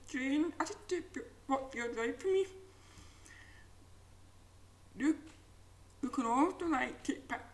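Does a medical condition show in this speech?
Yes: profound deafness; unsure whether speech clear enough to understand, captions provided for accessibility.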